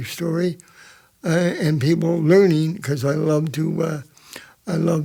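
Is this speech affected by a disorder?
Yes: cerebral palsy; present from birth.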